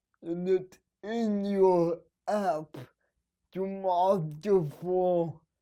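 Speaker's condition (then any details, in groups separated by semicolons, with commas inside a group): Cerebral palsy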